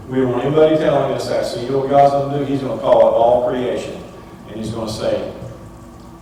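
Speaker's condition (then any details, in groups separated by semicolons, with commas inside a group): No condition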